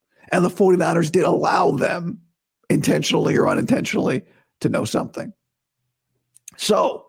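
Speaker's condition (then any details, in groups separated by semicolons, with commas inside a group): Vocal cord surgery recovery; best in two weeks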